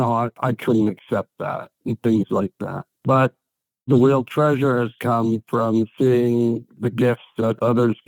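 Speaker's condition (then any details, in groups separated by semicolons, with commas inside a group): ALS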